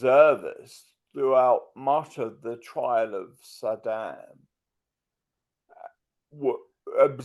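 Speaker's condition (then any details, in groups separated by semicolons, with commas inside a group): Multiple sclerosis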